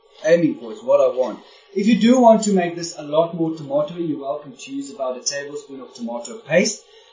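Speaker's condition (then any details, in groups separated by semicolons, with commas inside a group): No condition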